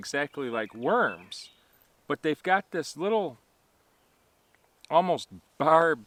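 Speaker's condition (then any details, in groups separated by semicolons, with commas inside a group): No condition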